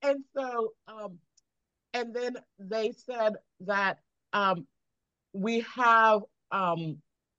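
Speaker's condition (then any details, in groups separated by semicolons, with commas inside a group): Aphasia after stroke; trouble with mental arithmetic, walking difficulty after stroke; over a year since stroke; fluent with frequent 'you know' fillers, restarts, trailing unfinished sentences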